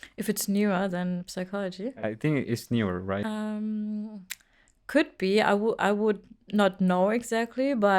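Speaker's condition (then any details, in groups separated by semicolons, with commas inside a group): No condition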